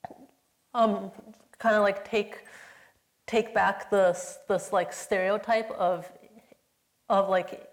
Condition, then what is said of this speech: Stuttering. I had a stutter when I was like in high school, and sometimes I still have it.